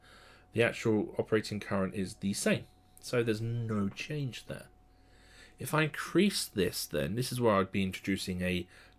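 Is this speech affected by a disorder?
No.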